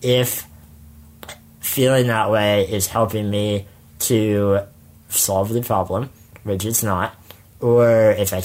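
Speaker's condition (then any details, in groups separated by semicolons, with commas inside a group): Spinal muscular atrophy; congenital, muscles waste away with age, wheelchair for most of life; jaw tires with prolonged speaking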